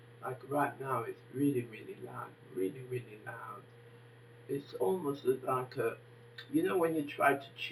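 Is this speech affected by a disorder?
Yes: facial palsy; can barely hear own speech.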